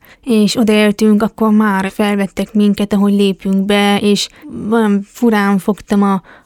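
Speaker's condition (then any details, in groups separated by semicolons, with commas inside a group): Hearing impairment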